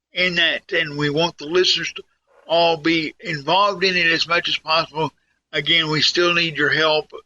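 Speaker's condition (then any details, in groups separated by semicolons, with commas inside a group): Cerebral palsy; can still talk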